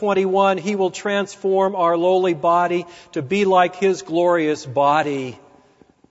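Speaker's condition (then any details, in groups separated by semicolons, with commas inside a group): No condition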